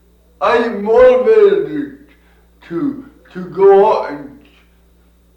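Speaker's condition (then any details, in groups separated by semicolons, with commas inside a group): Cerebral palsy; from birth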